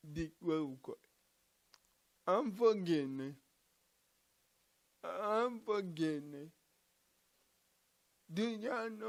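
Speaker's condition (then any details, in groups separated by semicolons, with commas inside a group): Cerebral palsy; from birth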